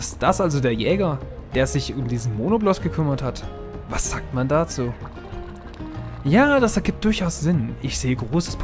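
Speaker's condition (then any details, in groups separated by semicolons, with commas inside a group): No condition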